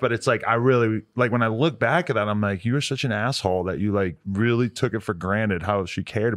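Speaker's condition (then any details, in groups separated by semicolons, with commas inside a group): No condition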